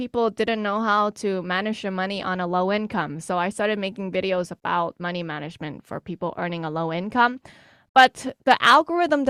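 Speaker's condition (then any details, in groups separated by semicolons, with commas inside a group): No condition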